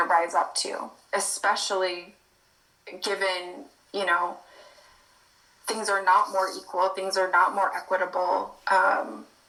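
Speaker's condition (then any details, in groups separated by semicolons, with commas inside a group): No condition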